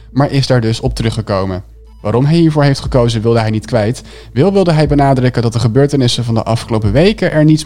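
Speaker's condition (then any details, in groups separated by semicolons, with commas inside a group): No condition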